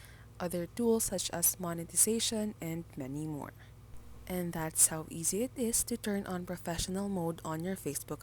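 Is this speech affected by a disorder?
No.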